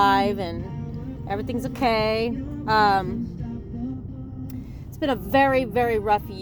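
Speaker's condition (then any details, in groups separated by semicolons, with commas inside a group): No condition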